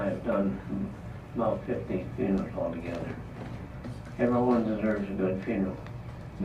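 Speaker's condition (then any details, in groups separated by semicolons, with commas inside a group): Parkinson's disease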